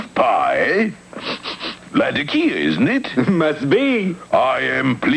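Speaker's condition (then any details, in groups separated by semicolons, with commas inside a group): No condition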